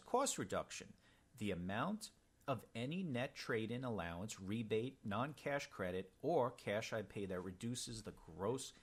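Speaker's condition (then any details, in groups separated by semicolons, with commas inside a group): No condition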